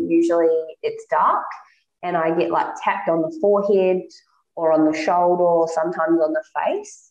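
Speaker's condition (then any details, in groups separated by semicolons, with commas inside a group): No condition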